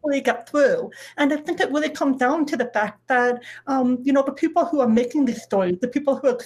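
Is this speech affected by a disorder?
Yes: deafness; medical diagnosis, no sign language, relies on lip reading and captions; able to talk, speech therapy for most of life.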